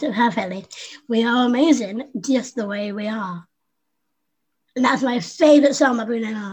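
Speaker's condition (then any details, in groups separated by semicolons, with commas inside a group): Down syndrome; congenital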